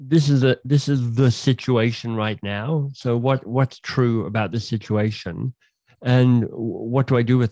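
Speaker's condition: Cleft lip and palate; audible in voice

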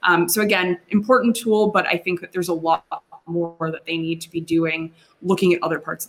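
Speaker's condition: No condition

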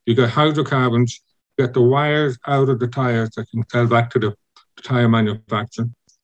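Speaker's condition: Congenital deafness; born deaf

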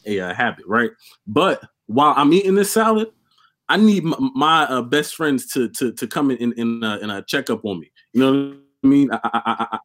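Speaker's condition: Stuttering; stuttered all life since childhood, volunteered for public speaking in high school and college; repeated sounds, prolonged sounds, blocks

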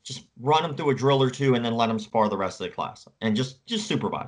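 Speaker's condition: Cleft palate; congenital cleft palate

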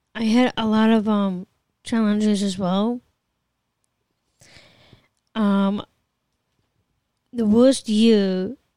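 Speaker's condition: Down syndrome; trisomy 21, congenital

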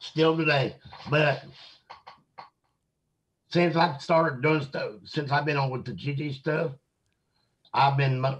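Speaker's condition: Mosaic Down syndrome; age 56

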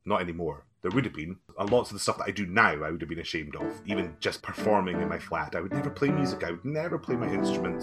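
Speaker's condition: No condition

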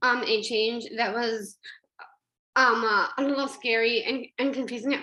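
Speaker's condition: Down syndrome; studied public speaking, public speaker about 12 years, coached by Diane Jensen, called wonderful speaker

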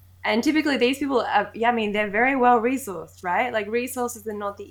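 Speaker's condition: No condition

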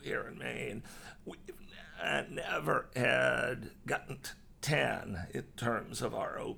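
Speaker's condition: Voice disorder; about nine years before recording

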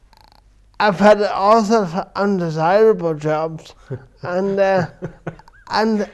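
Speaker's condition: Cerebral palsy; from birth

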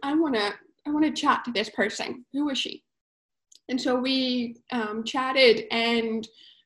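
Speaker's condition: Profound deafness, cochlear implant, congenital profound hearing loss; uses lip reading cues in class, somewhat fluent in American Sign Language

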